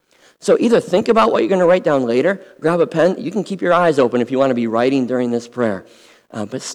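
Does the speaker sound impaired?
Yes: cleft lip and palate; congenital.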